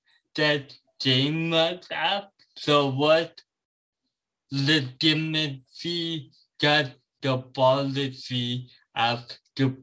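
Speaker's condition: Cerebral palsy

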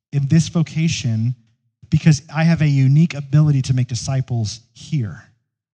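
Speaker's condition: No condition

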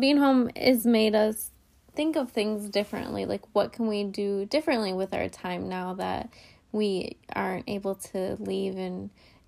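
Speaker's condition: No condition

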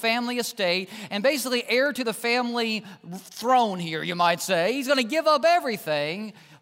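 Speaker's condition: No condition

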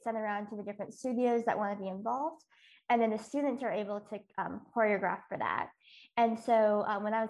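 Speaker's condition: Cleft lip and palate

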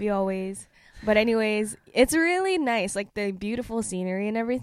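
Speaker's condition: No condition

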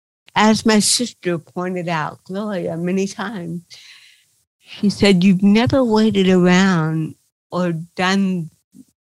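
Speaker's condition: Cerebral palsy; past Botox dependence

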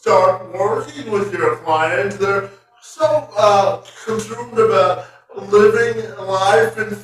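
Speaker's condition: Spastic quadriplegic cerebral palsy, severe

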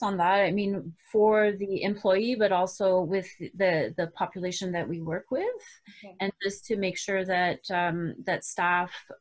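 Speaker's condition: No condition

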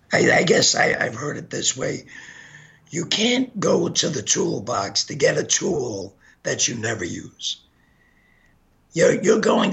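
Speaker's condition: Gunshot injury to voice box; shot 15 times

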